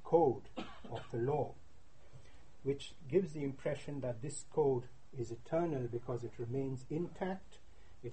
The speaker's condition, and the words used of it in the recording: No condition.